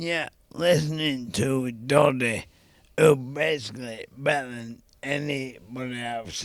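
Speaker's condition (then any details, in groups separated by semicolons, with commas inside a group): ALS; young onset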